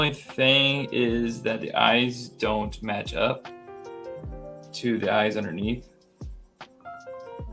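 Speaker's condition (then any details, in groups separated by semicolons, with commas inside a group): No condition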